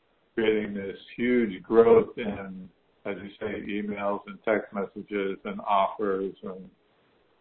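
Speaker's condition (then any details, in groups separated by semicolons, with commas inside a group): Parkinson's disease; stem cell infusions in houston, infusions finished, assessment due in september; physical therapy, in-person Parkinson's discussion groups found helpful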